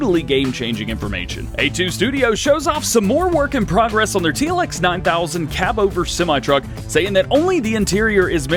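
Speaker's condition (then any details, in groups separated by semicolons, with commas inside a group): No condition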